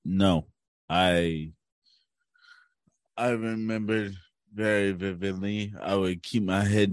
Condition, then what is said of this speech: Cerebral palsy. Like, I'm a very intelligent person and articulate person, even though I may not speak as quickly as someone else.